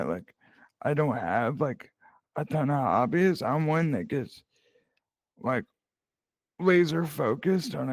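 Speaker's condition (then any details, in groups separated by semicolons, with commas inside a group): Cerebral palsy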